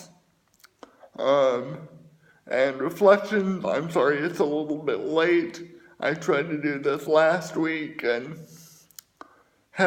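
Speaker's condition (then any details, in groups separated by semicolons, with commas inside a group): Cerebral palsy; speaks slower at times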